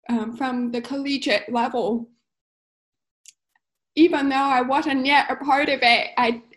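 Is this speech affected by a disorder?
Yes: profound deafness, cochlear implant, congenital profound hearing loss; born deaf, some cochlear hair cells left but insufficient, cochlear implant chosen by doctor father; speech developed through one-on-one training by mother, a former language teacher.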